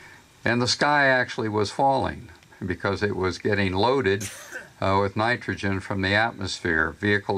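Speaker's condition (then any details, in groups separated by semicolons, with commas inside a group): No condition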